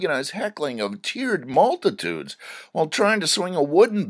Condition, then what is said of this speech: None; typical speech.